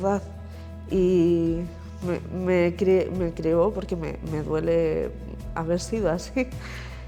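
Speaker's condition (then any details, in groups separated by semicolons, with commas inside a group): No condition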